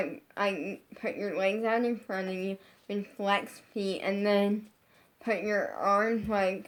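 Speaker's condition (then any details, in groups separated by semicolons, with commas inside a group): Brain injury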